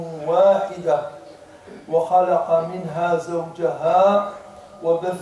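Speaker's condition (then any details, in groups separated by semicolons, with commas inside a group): No condition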